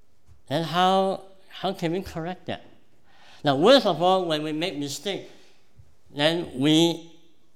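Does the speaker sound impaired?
Yes: cleft palate; congenital cleft palate.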